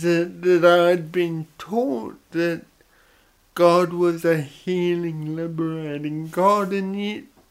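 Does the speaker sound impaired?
Yes: cerebral palsy; odd sort of voice.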